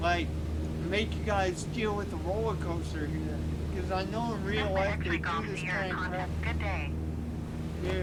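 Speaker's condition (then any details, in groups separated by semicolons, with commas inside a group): Cerebral palsy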